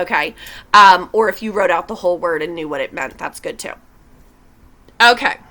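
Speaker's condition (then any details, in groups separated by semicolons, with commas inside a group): No condition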